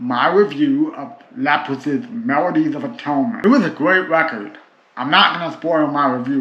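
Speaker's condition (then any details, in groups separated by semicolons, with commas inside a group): Cerebral palsy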